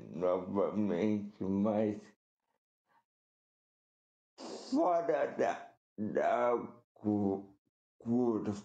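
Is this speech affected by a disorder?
Yes: cerebral palsy; present from birth.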